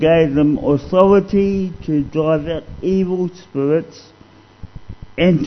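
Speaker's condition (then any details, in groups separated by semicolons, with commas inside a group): Cerebral palsy; discovered at age 2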